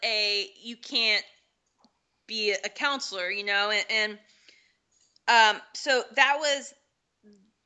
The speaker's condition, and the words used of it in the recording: Stuttering. I can't fully always pinpoint why it gets bad and why it's sometimes fine, and yeah.